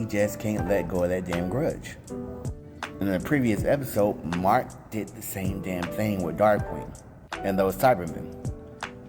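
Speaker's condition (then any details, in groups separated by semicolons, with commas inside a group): No condition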